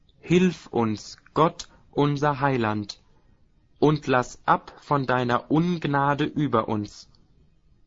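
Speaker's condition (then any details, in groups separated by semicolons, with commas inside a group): No condition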